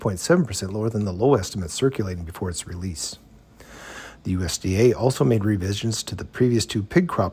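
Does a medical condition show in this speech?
No.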